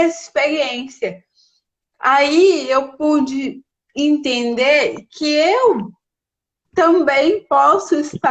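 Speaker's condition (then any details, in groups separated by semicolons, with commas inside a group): Cerebral palsy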